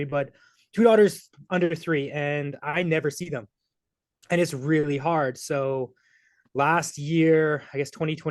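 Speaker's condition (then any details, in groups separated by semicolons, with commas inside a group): No condition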